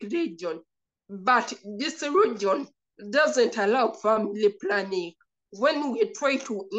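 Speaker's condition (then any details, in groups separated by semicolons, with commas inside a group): Cerebral palsy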